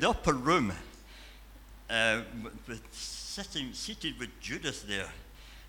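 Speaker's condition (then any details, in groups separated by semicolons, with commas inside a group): Cleft palate and cleft lip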